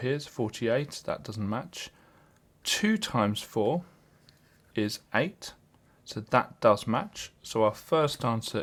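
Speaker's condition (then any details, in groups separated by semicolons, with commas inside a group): No condition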